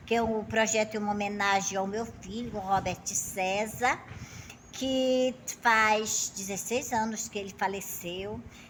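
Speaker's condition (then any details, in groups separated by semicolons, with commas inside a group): No condition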